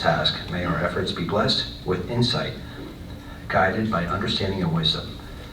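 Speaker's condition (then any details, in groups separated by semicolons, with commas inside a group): No condition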